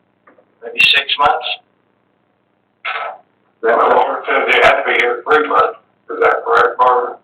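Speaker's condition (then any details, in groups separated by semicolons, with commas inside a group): No condition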